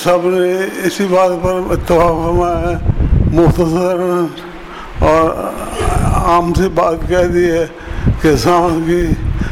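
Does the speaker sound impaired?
Yes: difficulty speaking; self-reported difficulty speaking, keeps remarks brief, asks listeners to infer much from little.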